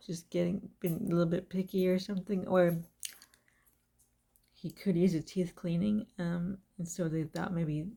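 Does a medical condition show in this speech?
Yes: cerebral palsy.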